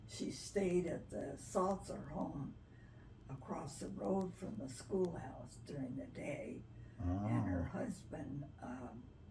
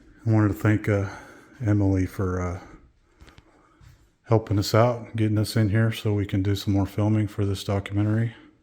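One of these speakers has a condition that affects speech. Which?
The first: Parkinson's.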